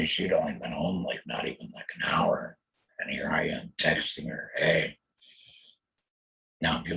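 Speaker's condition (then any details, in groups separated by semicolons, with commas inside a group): Total laryngectomy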